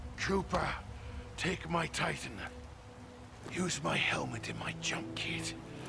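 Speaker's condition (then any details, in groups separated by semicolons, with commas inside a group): No condition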